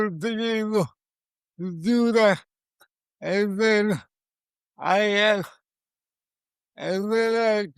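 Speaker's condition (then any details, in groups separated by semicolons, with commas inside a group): Cerebral palsy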